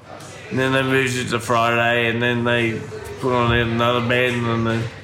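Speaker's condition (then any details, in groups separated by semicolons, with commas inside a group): Ataxia from brain damage; acquired cerebellar brain damage at university, pelvic fractures, internal injuries, 2 years hospital, rehab, physio, speech therapy; unsteady walking, shakes when walking; slurred voice, often taken for drunk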